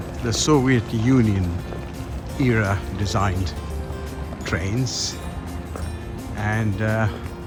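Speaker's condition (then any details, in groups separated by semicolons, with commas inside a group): No condition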